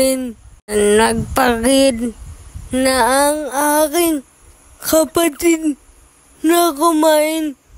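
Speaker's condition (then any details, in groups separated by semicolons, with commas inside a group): Cerebral palsy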